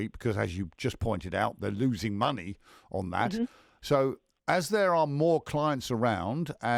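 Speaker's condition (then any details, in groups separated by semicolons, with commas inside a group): No condition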